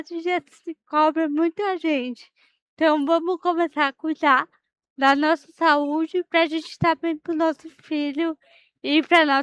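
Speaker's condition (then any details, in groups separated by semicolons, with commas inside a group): Cerebral palsy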